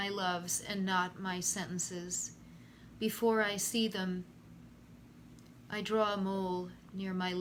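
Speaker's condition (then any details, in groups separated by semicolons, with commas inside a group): No condition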